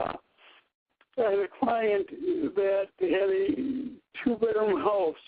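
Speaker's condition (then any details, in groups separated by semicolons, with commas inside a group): Cerebral palsy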